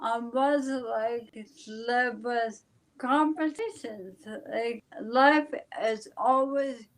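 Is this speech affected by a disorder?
Yes: ALS.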